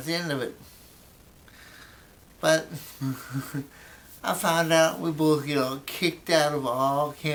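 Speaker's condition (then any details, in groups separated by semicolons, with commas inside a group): Brain injury; memory greatly affected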